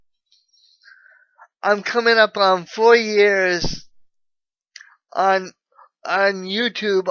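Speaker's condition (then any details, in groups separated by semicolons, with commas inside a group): Cerebral palsy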